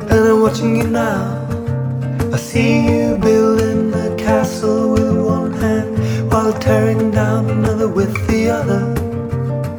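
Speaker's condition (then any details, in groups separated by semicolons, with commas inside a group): No condition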